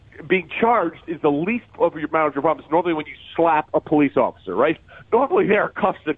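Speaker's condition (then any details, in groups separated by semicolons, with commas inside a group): No condition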